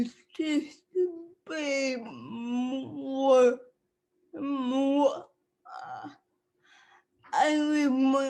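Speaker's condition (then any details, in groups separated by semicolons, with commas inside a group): Cerebral palsy; speech affected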